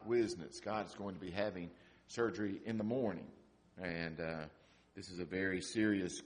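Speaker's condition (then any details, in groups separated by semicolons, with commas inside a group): No condition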